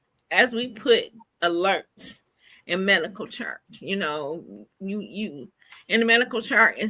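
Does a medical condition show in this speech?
Yes: cerebral palsy.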